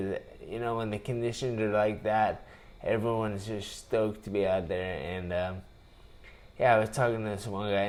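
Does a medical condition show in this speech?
Yes: traumatic brain injury.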